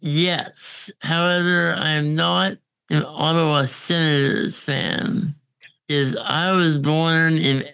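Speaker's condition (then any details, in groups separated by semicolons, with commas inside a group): Congenital muscular dystrophy; goes downtown on own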